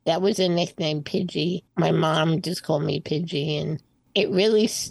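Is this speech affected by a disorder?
Yes: spinal muscular atrophy type 2; from birth, slightly progressive since 20s, arms less mobile, power chair from 12, sensation unaffected; on oral breakthrough medication strengthening motor neurons; hard time talking before medication, breathing, speaking, singing now stronger.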